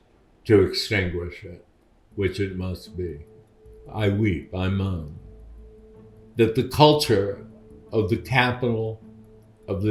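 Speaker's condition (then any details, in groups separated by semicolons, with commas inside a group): Parkinson's disease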